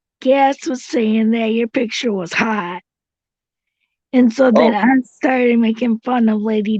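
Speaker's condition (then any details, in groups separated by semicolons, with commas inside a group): Cerebral palsy; tracheotomy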